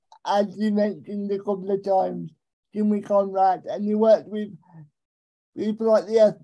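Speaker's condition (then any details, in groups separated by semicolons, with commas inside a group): Cerebral palsy; right hand basically useless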